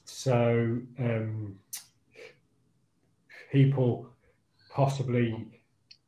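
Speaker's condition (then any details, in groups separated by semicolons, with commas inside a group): Stammer; stammer since childhood; prolonged sounds, blocks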